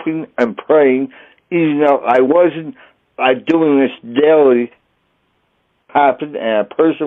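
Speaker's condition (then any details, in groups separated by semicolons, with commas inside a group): Traumatic brain injury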